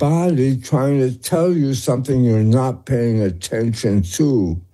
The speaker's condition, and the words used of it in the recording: Tongue cancer surgery. We know that you had been diagnosed with tongue cancer, and but did you have any strange, you know, that's where the slur is coming in.